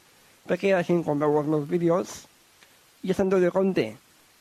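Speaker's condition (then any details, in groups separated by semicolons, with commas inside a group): Down syndrome; different learning pace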